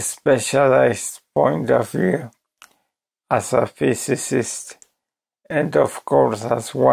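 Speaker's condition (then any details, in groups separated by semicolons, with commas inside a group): ALS; voice severely damaged, hard to understand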